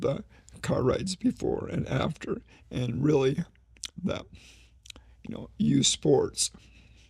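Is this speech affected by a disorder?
Yes: ALS; needs voice rest during conversation.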